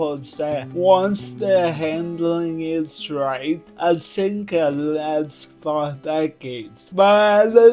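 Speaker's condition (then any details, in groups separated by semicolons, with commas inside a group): Cerebral palsy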